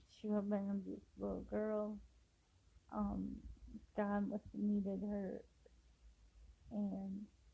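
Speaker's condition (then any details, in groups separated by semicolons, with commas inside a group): Cerebral palsy; affects walking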